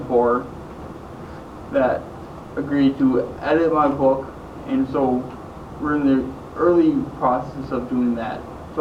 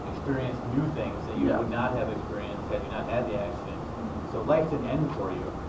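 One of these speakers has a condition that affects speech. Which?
The first: traumatic brain injury; caused by snowmobile collision with truck.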